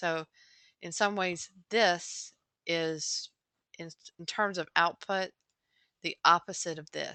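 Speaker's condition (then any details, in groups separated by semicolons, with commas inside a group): No condition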